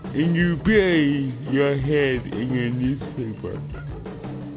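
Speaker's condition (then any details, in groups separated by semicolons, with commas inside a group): Cerebral palsy; visible to casting agents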